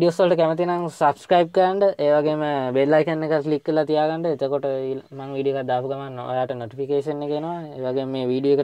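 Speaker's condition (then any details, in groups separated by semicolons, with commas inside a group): No condition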